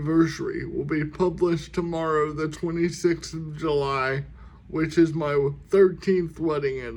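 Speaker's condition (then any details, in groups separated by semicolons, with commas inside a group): Cerebral palsy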